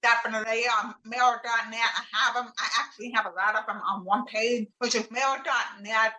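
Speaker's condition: Profound deafness; not sign

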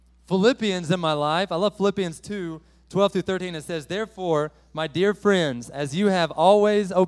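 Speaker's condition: No condition

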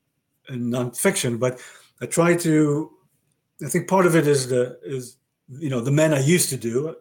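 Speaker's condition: Aphasia after stroke; aphasia caused by stroke about 30 years ago, permanent; expresses self relatively well, unlike others who cannot, rambles off track a little

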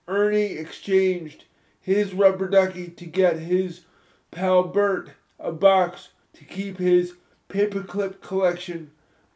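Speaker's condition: Spastic cerebral palsy, moderate; born two months premature

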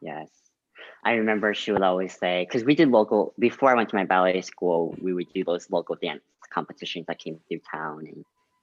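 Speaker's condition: Cleft lip and palate

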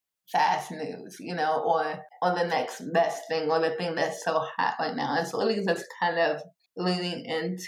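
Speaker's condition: Cerebral palsy; physical and occupational therapy as child

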